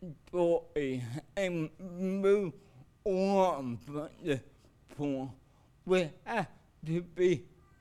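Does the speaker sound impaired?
Yes: cerebral palsy.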